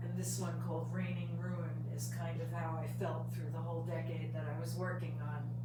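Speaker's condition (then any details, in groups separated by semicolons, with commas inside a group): No condition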